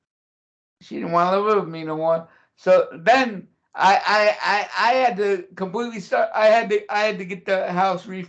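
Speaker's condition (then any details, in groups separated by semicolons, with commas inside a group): Cerebral palsy; since childhood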